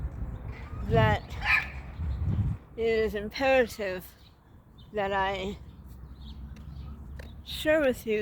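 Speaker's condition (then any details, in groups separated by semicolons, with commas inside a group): Traumatic brain injury; trouble talking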